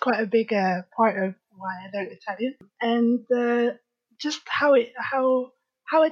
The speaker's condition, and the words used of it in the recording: Stuttering. Obviously, I'm talking quite fluently now, but there are some words or syllables that will trip me up.